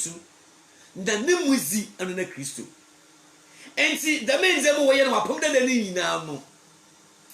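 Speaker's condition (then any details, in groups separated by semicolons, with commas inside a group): No condition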